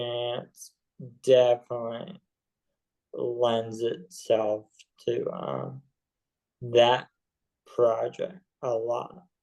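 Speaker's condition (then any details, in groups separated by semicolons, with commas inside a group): ALS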